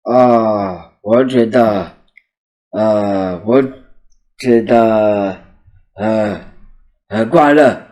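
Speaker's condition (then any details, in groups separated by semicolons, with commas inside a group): Down syndrome; congenital, sensory integration and muscle stimulation exercises from age zero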